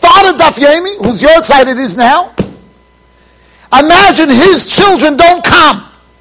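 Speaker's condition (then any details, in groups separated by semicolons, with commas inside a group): No condition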